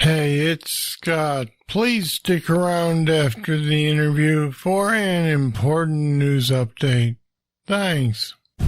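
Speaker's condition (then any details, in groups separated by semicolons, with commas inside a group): Parkinson's disease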